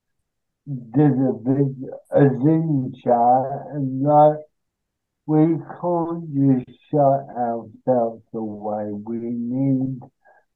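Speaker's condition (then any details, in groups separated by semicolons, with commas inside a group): Cerebral palsy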